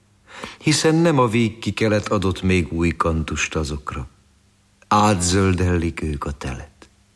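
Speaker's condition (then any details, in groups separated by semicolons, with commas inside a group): No condition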